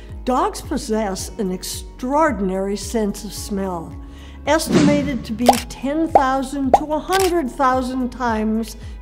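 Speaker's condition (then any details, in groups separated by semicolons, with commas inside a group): No condition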